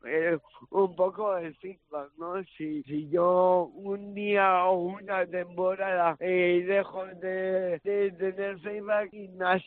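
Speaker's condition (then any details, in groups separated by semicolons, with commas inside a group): Cerebral palsy; cerebral palsy from birth, diagnosed years later after mri, early intervention from infancy, no intellectual disability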